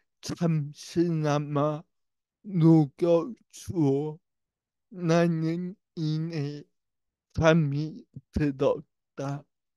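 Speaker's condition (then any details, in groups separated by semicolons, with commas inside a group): Brain lesion disability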